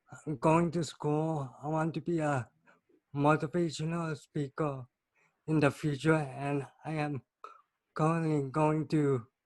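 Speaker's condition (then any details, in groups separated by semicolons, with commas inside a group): Cerebral palsy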